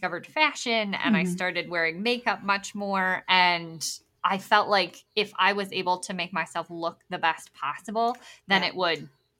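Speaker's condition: Bilateral cleft lip and palate; congenital

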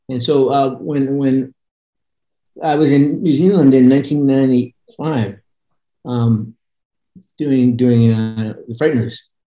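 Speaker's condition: Parkinson's; voice sometimes monotone

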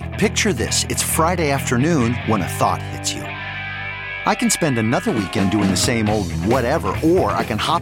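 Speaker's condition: No condition

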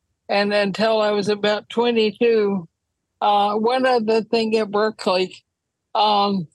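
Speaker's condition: ALS; symptoms about nine years before diagnosis, wheelchair use when traveling

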